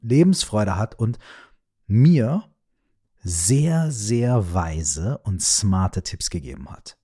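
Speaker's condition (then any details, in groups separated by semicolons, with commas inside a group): No condition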